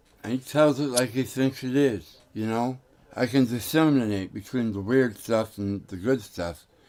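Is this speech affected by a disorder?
Yes: tongue cancer; tongue tumor.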